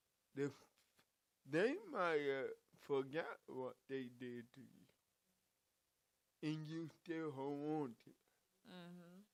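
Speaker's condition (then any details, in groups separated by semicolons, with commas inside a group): Cerebral palsy; from birth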